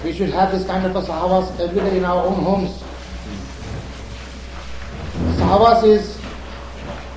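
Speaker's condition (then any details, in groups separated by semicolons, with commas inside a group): No condition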